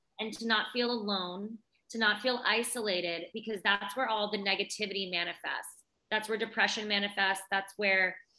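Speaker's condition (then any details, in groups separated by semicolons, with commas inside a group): No condition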